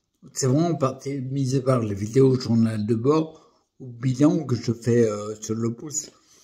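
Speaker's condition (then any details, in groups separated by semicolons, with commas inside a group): Primary progressive multiple sclerosis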